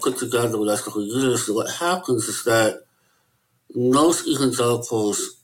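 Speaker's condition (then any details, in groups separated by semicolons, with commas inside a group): Möbius syndrome; cannot smile or frown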